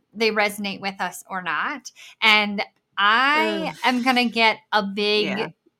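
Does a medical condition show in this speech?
Yes: bilateral cleft lip and palate; congenital.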